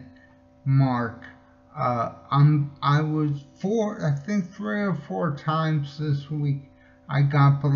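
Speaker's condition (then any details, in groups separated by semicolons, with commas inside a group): Multiple sclerosis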